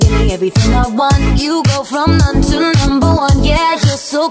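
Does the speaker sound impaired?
No.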